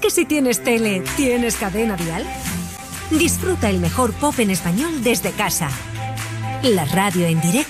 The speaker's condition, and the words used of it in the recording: None; typical speech.